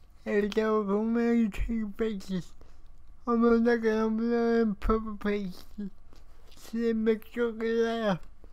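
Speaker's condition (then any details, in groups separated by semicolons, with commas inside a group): Cerebral palsy; speech affected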